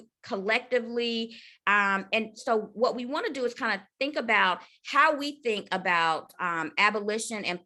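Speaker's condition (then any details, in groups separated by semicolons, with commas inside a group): No condition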